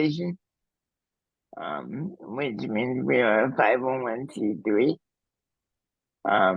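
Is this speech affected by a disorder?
Yes: cerebral palsy.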